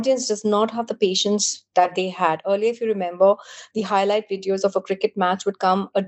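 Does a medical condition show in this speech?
No.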